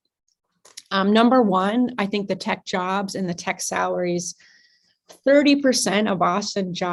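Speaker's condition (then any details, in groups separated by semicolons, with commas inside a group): No condition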